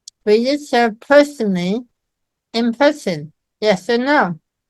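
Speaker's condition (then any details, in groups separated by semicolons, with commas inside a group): Myasthenia gravis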